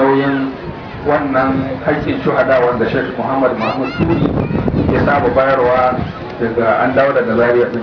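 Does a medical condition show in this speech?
No.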